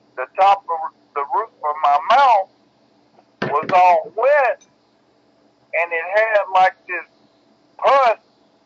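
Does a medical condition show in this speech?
Yes: cerebral palsy; bedbound.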